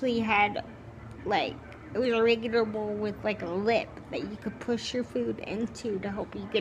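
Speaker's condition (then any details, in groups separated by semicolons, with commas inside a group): Cerebral palsy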